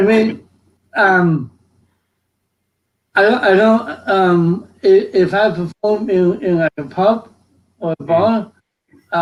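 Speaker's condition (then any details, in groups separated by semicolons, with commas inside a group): Cerebral palsy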